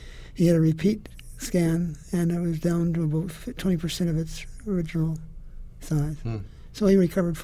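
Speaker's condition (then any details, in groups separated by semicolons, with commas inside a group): Parkinson's disease; uses cane for balance, prone to falls; symptoms vary day to day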